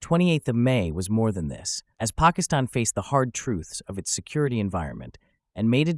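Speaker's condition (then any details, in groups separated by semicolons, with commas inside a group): No condition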